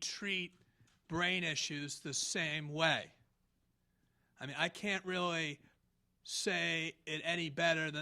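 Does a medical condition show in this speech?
No.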